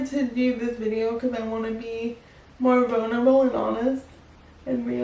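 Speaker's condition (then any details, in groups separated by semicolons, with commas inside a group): Spastic quadriplegic cerebral palsy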